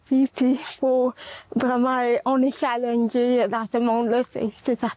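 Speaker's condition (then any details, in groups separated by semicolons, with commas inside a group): Cerebral palsy; four limbs affected, no manual dexterity, hearing problem, hearing aids both ears since age six months; speech and language disorder caused by cerebral palsy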